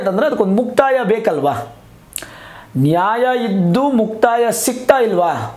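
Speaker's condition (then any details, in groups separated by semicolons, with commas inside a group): No condition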